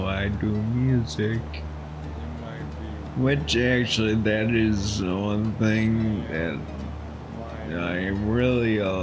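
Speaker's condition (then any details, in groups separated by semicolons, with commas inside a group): Friedreich's ataxia; genetic, nerve-related; poor dexterity, shaky movements; swallowing and speaking affected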